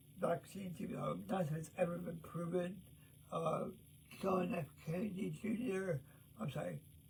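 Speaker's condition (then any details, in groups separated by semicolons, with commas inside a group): Cerebral palsy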